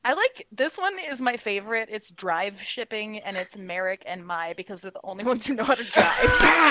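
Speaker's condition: No condition

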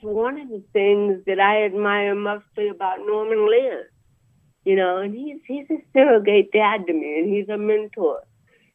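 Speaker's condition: Cerebral palsy; about 63 years old

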